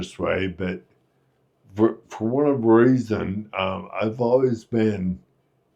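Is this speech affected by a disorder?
Yes: Friedreich's ataxia.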